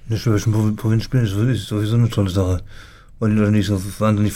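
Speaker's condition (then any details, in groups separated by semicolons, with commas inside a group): Parkinson's disease; shrinking handwriting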